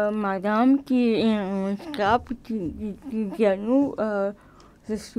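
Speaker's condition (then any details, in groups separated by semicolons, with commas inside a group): Cerebral palsy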